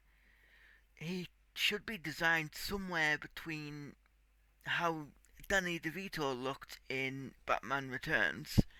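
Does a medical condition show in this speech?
Yes: cerebral palsy; tight muscles.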